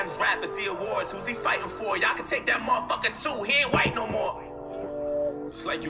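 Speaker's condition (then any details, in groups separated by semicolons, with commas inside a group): No condition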